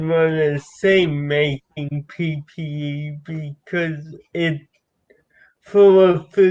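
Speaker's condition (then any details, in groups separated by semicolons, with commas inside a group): Cerebral palsy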